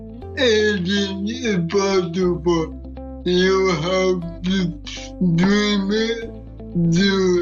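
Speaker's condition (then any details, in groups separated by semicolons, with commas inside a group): Cerebral palsy; adapted wheelchair boxer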